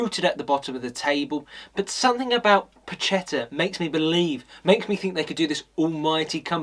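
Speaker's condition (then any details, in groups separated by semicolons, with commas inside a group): No condition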